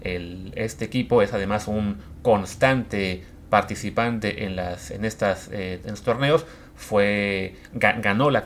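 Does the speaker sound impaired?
No.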